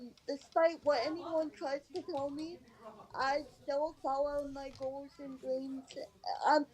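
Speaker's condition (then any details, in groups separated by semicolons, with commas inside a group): Cerebral palsy; caused by infant encephalitis, scoliosis, back surgery, wheelchair user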